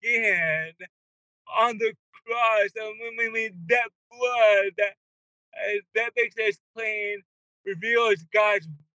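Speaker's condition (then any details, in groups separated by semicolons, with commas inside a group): Cerebral palsy; wheelchair user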